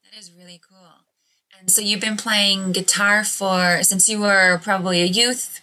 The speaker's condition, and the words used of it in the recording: No condition.